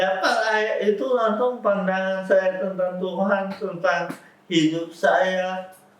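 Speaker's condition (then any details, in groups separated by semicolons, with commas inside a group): Cerebral palsy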